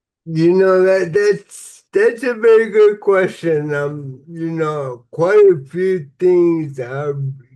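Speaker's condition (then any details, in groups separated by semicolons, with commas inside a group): Cerebral palsy; somewhat slurred speech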